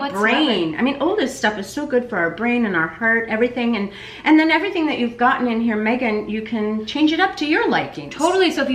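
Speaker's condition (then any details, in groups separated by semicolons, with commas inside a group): No condition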